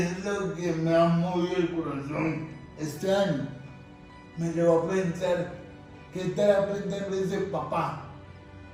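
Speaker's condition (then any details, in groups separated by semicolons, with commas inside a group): Cerebral palsy; difficulty speaking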